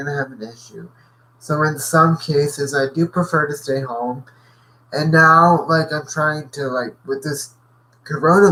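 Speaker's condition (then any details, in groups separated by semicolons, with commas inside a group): Cerebral palsy; muscles very tight today; cannot talk today due to tight muscles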